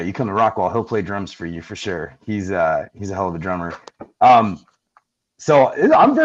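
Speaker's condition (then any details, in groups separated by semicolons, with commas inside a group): No condition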